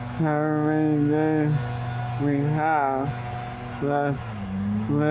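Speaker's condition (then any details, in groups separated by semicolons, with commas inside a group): ALS; two years since onset, wheelchair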